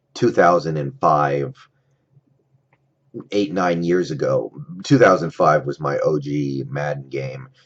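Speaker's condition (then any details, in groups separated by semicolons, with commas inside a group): No condition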